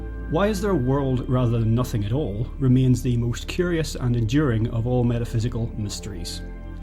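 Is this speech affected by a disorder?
No.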